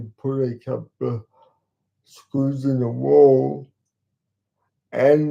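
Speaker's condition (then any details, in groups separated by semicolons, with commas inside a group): Cerebral palsy; talks slowly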